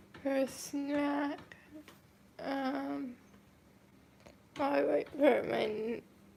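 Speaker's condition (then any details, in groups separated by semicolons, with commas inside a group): Cerebral palsy, mild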